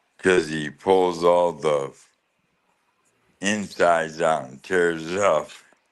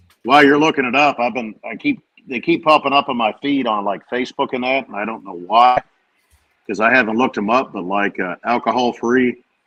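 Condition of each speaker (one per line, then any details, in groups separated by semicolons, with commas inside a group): ALS; right side and left hand weakness, cane, leg brace; 5 to 6 years, progressing, weak right hand, left hand weakening, medication; losing speech and swallowing
No condition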